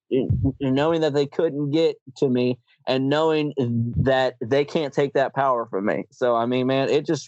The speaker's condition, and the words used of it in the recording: Stuttering. Oh man, oh my god, it's so funny that I can't get a word out, right?